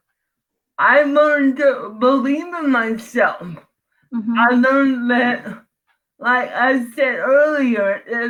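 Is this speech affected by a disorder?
Yes: cerebral palsy.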